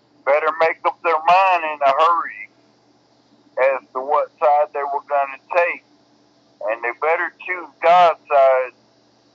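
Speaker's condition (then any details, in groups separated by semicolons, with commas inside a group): Cerebral palsy; bedbound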